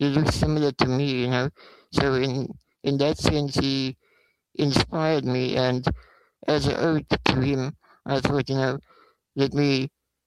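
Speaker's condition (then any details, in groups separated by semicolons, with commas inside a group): Spinal muscular atrophy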